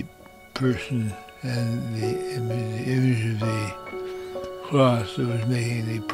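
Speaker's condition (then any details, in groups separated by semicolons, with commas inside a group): Early-onset Parkinson's disease; early-onset form, diagnosed at 55; about 18 years since diagnosis, Parkinson's psychosis with hallucinations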